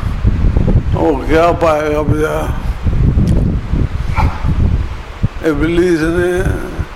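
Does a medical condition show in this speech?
Yes: difficulty speaking.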